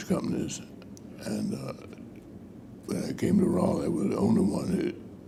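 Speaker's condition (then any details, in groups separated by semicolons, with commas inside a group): Parkinson's disease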